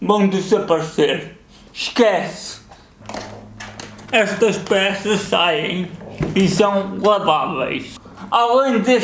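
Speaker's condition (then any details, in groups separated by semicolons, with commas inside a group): Cerebral palsy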